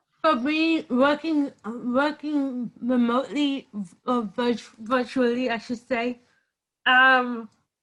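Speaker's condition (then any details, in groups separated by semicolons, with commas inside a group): Cerebral palsy; from birth, congenital deafness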